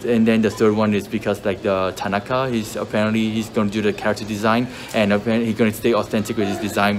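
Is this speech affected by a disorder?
No.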